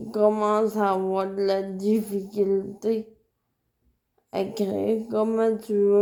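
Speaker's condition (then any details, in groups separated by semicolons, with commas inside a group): Cerebral palsy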